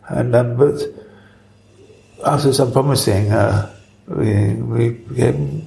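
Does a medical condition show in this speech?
Yes: Parkinson's; long-standing, diagnosed about 5 years after restaurant opened, pioneering surgery with two brain wires and implanted battery; mobile after surgery, less time in kitchen; affects speech, rare audio interview.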